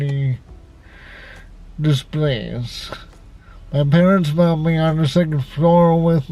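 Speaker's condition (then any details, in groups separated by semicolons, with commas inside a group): Cerebral palsy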